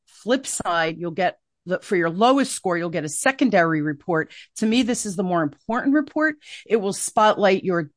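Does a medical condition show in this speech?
No.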